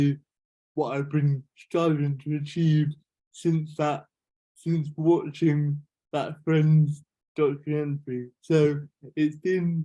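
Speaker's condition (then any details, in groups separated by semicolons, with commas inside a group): Cerebral palsy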